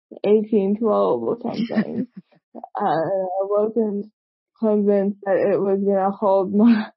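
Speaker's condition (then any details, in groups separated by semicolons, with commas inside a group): Cerebral palsy; present from birth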